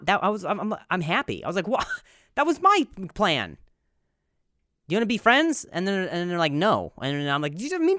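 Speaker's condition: Stuttering; stuttering during this recording; uses accent to escape own voice, stutters heavily returning to own voice, doubts pronouncing words correctly; repeated sounds, repeated words

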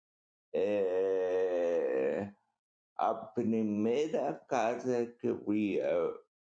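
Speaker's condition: Cerebral palsy; uneventful pregnancy

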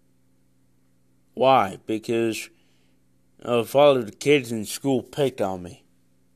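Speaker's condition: Cerebral palsy; congenital cerebral palsy, born with condition, wears glasses

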